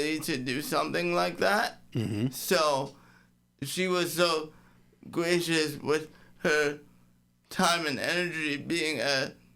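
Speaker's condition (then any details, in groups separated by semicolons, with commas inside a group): Cerebral palsy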